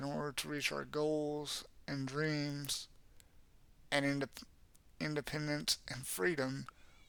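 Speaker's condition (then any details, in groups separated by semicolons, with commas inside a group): Cerebral palsy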